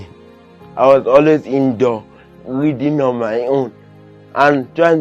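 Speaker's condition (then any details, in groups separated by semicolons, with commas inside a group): Cerebral palsy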